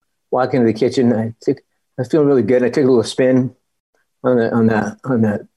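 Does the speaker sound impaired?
Yes: Parkinson's disease; Parkinson's for about 30 years, spinal tumor surgically removed to prevent paralysis; had to relearn walking mechanics after spinal surgery, still walks poorly.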